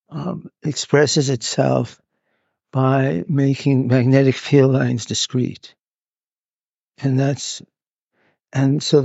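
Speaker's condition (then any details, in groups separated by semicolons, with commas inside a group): Parkinson's; hidden in early stages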